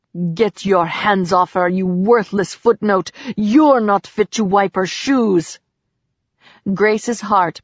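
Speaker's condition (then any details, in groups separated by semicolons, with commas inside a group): No condition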